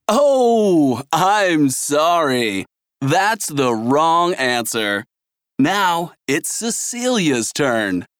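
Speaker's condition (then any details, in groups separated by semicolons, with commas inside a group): No condition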